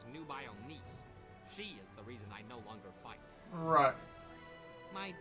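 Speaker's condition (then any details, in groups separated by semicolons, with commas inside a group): No condition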